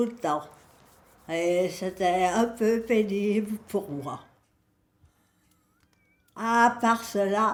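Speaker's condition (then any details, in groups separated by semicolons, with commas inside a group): Parkinson's disease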